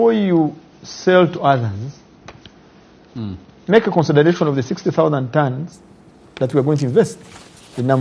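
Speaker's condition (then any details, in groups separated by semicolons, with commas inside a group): No condition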